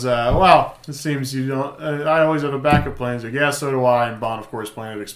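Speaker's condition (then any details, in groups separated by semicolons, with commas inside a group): No condition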